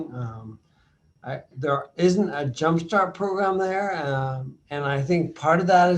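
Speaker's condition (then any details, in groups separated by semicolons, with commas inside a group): Bulbar onset ALS, mild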